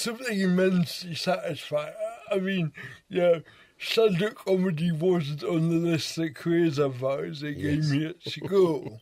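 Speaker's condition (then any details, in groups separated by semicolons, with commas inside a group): Cerebral palsy; wheelchair user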